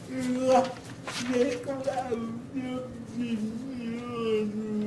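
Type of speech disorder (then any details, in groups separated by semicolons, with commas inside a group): Dysarthria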